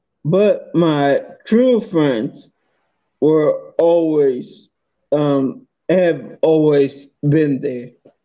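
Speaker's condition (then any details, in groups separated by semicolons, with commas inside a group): Multiple sclerosis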